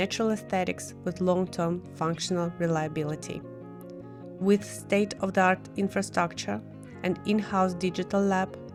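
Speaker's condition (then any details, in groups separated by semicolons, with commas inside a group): No condition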